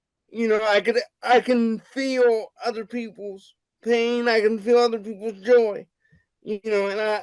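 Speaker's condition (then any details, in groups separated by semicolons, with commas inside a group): Cerebral palsy; wheelchair user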